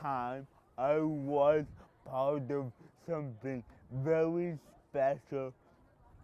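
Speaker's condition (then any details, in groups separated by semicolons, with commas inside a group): Cerebral palsy; speech impediment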